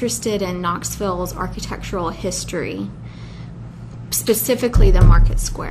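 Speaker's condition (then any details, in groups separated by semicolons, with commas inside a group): No condition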